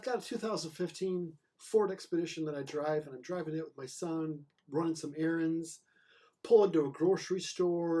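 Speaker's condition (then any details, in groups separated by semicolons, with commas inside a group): No condition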